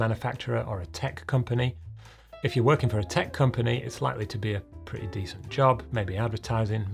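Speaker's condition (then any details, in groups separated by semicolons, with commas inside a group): No condition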